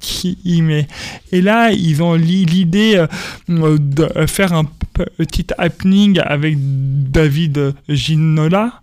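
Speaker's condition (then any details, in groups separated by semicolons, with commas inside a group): Stuttering; stuttering since early childhood at school, speech therapy helped, told elimination almost impossible; age 28, lives with stuttering and accepts it; stuttering persists, described by him as an accent; repeated sounds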